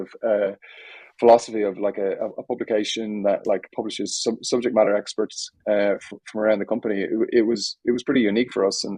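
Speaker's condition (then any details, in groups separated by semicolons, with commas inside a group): No condition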